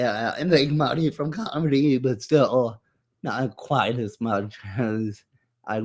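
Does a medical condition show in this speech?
Yes: muscular dystrophy.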